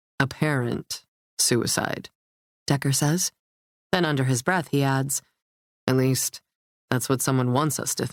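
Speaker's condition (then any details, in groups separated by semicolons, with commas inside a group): No condition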